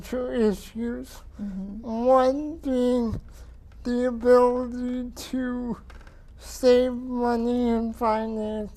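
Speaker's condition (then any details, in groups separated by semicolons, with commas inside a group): Cerebral palsy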